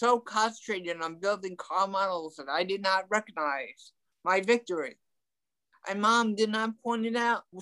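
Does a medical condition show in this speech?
Yes: ataxic cerebral palsy, mild; talking affected, tongue affected a little, frequent stuttering in past, improved with speech therapy.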